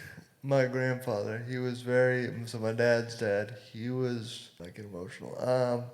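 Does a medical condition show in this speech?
Yes: cerebral palsy.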